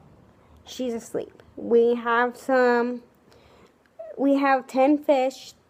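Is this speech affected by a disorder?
Yes: cerebral palsy, spastic, severe.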